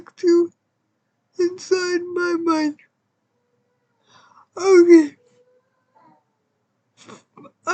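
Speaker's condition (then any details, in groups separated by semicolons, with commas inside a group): Cerebral palsy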